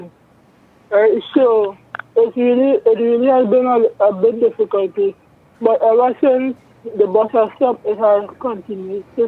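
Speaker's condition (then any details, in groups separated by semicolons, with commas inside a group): Cerebral palsy; present from birth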